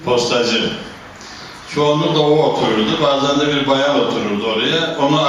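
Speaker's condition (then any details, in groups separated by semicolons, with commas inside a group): No condition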